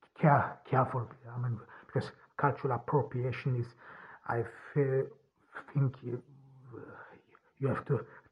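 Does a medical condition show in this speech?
Yes: stuttering; voice distorted after surviving gas attacks; unscripted podcast speech in English as non-native speaker; singing voice raw, scratchy and very deep, no voice enhancers; here repeated sounds, prolonged sounds, blocks.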